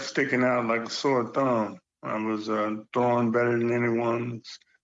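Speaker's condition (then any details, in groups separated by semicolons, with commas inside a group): Parkinson's; age 70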